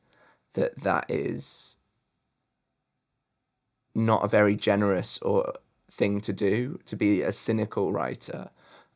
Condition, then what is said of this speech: Stuttering. Too much stuff in my own voice and my own, like, how I phrase things and how I stutter and kind of talk quite downbeat